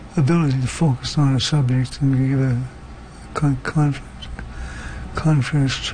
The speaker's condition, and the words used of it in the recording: Parkinson's disease. You get tired, both tired and you can't find the words.